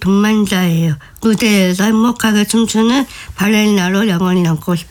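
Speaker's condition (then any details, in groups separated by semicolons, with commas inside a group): Down syndrome; aching joints throughout body, body shape changed, stopped ballet due to joint pain; speaks very well, communication very smooth, disability hardly noticeable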